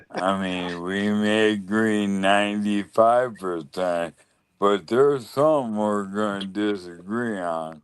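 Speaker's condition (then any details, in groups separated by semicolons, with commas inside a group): ALS; one leg affected, leg brace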